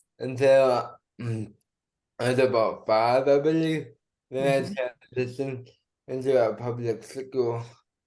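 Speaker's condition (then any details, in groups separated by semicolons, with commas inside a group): Cerebral palsy; diagnosed at about two months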